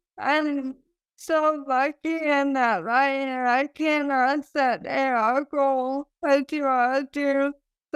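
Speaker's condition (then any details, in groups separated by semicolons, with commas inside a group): ALS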